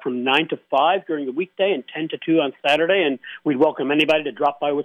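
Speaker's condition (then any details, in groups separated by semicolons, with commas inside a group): No condition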